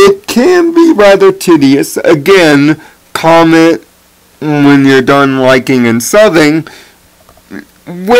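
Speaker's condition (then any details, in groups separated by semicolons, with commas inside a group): Cerebral palsy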